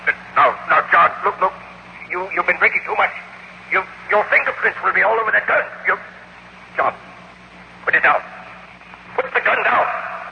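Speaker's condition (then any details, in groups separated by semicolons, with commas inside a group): No condition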